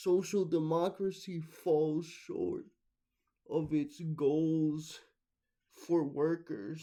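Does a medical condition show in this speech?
Yes: cerebral palsy, mixed, mild.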